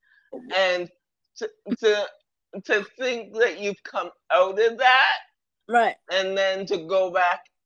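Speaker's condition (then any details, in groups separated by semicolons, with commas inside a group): Cerebral palsy; present from birth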